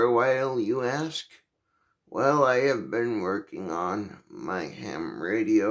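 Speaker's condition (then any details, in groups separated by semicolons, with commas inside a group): Cerebral palsy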